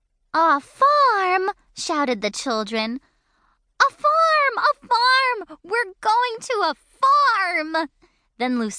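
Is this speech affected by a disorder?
No.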